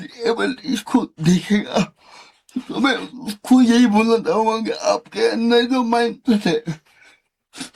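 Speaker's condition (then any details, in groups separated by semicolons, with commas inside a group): Cerebral palsy; since childhood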